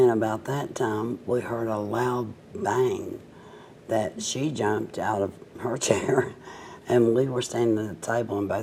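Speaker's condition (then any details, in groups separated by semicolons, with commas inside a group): Cerebral palsy, mild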